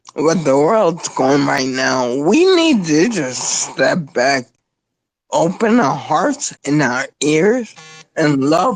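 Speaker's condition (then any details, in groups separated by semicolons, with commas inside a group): Spinocerebellar ataxia; degenerative, progressive, affects motor skills and whole body; diagnosed years ago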